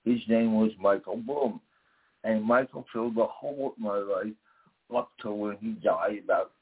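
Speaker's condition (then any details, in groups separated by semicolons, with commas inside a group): Damaged vocal cord; about 40 years since injury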